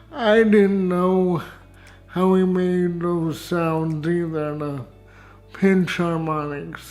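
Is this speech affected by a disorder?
Yes: cerebral palsy with dysarthria.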